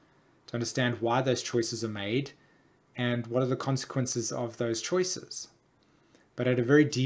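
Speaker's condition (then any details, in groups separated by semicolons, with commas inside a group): No condition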